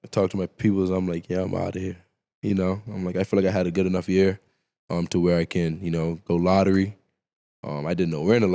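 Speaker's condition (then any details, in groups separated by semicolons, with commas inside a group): No condition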